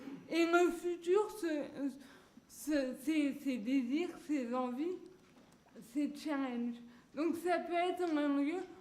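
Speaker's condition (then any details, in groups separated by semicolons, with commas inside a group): Cerebral palsy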